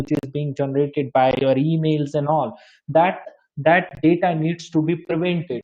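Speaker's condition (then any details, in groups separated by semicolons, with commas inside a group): No condition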